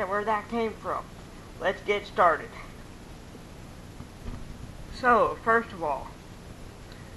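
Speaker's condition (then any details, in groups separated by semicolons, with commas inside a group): Cerebral palsy, mild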